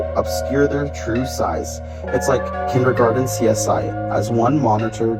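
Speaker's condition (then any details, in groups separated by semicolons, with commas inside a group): No condition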